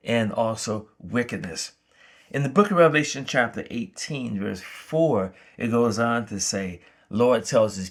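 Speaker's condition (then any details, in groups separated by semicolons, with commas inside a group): No condition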